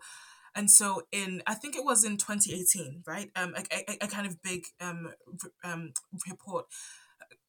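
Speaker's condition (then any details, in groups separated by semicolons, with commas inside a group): Stutter; onset around age 5 after move from Zambia to UK, none before per parents, cause unknown; adult, ongoing stutter; stutters here and there, stutter affects talking, often stays quiet to avoid stuttering; repeated sounds, blocks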